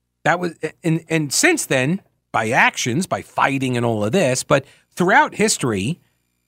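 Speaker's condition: No condition

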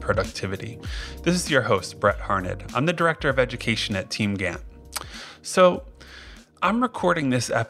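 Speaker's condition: No condition

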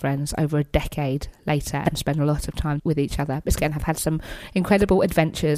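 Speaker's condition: Tourette's syndrome; tic words interrupt speech, hedgehog, cat, beans, tics call friend Matt left-wing idiot, makes noise

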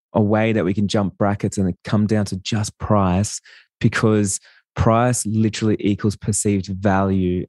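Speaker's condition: No condition

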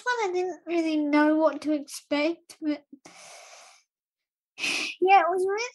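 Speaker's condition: Cerebral palsy, spastic dystonic quadriplegia

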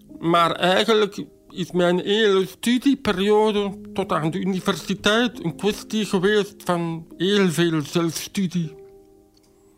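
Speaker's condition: Deafness, acquired, bacterial meningitis; speech therapy in childhood, can speak, formerly relied on lip-reading, now uses sign language interpreter

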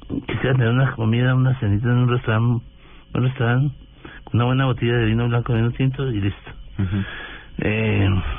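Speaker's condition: Parkinson's disease; sometimes not understood at all

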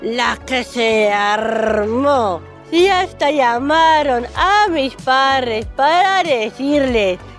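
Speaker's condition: Down syndrome; intellectual disability; age 32

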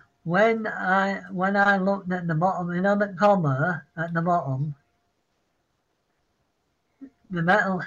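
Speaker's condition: Parkinson's; apologizes mid-sentence

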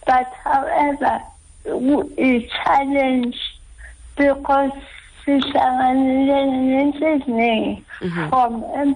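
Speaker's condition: Cerebral palsy, ataxic; from birth, does things more slowly than others; able to speak

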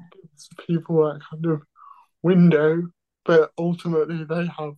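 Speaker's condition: Cerebral palsy

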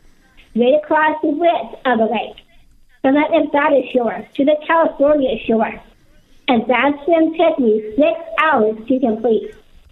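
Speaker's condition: Down syndrome; described as extraordinary public speaker, speaks across country, testified in Pennsylvania, speaking engagements now via Zoom

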